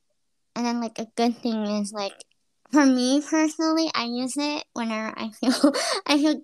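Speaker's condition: Cleft lip and palate

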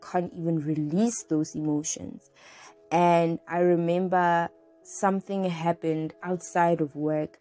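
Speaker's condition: No condition

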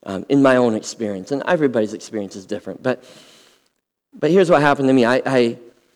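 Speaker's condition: Cleft lip and palate; congenital

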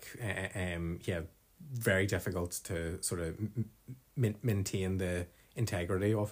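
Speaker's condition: Stammer; avoids saying long French surname because of stammer, calls victim by first name instead; repeated sounds, prolonged sounds

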